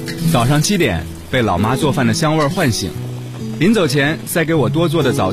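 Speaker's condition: No condition

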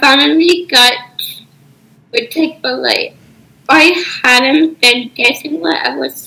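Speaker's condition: Down syndrome; age 13

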